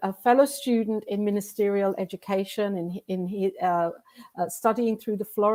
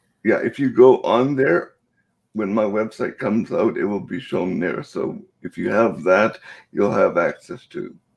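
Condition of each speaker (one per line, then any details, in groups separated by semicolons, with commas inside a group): No condition
Cerebral palsy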